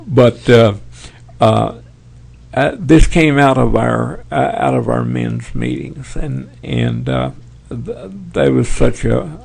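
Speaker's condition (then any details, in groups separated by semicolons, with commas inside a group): Parkinson's; tremors as early symptom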